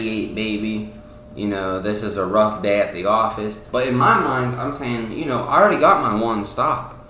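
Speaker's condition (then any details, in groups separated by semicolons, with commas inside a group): No condition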